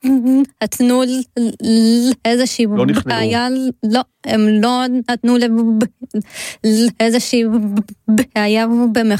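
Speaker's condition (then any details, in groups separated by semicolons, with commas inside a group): Stuttering; stutter eased by many methods at many communication clinics, not fully gone; hard to speak before large audience, even now on air; worse with excitement; prolonged sounds, blocks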